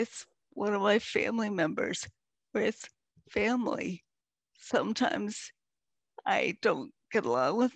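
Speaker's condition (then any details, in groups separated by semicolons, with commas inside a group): Multiple sclerosis; disease now taking voice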